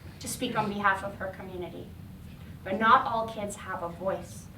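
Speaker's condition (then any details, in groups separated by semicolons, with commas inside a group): No condition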